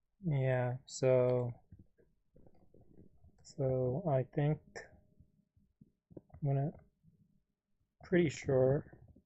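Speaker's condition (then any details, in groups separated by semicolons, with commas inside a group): No condition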